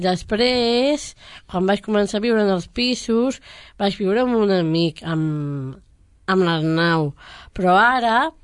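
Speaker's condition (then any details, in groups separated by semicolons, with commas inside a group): Down syndrome; congenital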